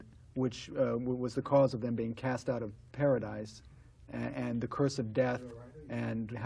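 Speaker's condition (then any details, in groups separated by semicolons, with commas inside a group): No condition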